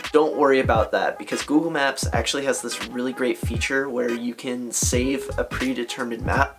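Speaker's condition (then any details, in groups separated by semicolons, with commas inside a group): No condition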